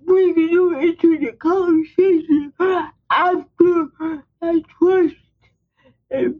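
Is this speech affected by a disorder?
Yes: speech impairment; physical disability, uses wheelchair; speech impairment audible to listeners.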